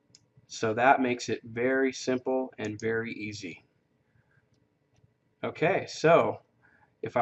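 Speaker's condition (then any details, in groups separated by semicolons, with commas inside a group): No condition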